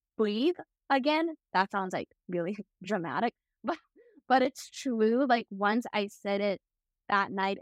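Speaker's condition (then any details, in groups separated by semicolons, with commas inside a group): Stutter; stutter since early childhood, school speech therapy, worse from middle school with group presentations; hard to introduce self since childhood, stutter audible on stage, pageant start shaky then fine; repeated sounds, blocks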